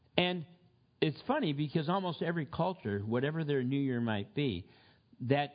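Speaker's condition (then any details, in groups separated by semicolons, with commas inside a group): No condition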